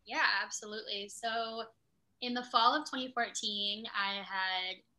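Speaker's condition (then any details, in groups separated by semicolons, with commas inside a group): Cleft lip and palate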